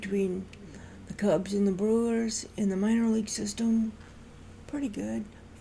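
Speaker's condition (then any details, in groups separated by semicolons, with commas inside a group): Cerebral palsy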